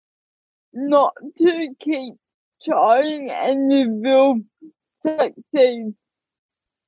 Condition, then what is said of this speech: Cerebral palsy. For me, it affects my speech, as you can hear.